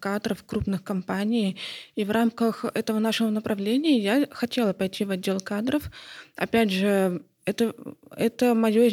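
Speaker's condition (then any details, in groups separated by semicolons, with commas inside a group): Hard of hearing; not deaf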